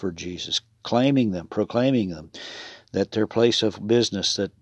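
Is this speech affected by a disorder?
No.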